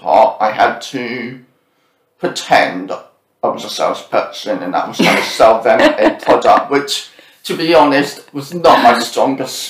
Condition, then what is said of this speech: Deafness. That's the problem, because even though I can sort of hear and speak as clearly, it's not always been like this, because obviously my cochlear implants, I only hear about 60% of speech.